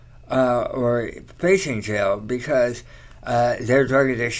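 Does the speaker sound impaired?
Yes: tongue cancer surgery; three or four tongue surgeries.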